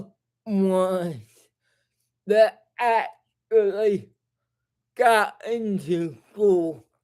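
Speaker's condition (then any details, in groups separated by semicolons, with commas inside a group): Cerebral palsy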